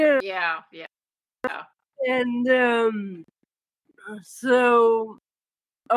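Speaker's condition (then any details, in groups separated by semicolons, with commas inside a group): Cerebral palsy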